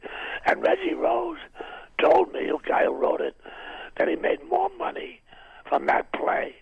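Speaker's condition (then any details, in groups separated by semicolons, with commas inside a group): Throat cancer, vocal cord removed, partial laryngectomy, right vocal cord removed; voice lost after surgery, left cord trained to reach past midline to stump for sound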